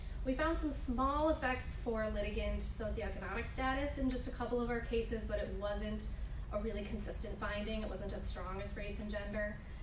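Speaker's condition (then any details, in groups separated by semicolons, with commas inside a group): No condition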